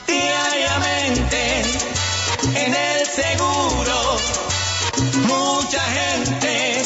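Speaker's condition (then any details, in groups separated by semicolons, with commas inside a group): No condition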